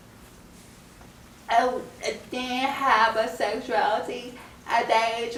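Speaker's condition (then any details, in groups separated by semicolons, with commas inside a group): Cerebral palsy; scoliosis, spine and leg surgery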